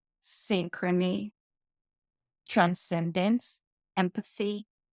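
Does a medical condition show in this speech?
No.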